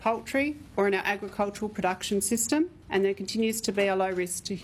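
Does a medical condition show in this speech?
No.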